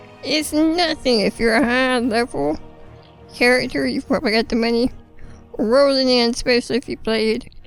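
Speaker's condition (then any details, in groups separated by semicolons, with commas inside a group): Spinal muscular atrophy; can't breathe well lying prone, breathing exercises, gets winded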